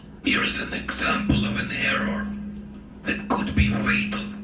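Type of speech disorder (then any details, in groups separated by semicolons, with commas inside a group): Speech with a voice prosthesis; laryngectomy for throat cancer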